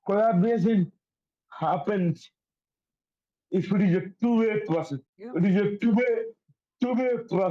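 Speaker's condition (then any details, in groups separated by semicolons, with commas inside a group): Cerebral palsy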